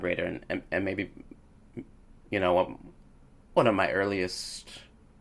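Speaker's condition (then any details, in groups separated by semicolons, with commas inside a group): Stuttering; stuttering since age 4 or 5, about 31 to 32 years, described as likely lifelong without cure; age 36, still stutters; stutter shows up less when singing, stutters articulating saxophone notes, especially on timed downbeats; repeated sounds, repeated words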